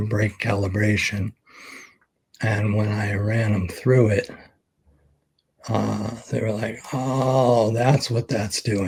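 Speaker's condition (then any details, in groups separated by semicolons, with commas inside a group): ALS; expects to lose voice very soon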